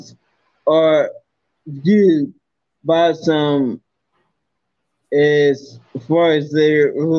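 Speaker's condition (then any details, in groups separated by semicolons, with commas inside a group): Multiple sclerosis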